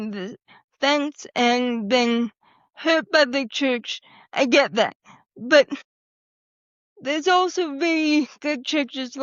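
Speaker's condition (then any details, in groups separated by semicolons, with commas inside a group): Cerebral palsy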